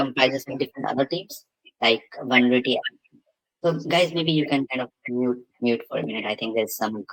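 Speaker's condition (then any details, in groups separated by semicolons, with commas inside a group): No condition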